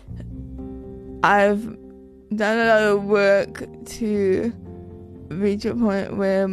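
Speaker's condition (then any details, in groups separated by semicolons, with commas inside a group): Cerebral palsy; full-time wheelchair user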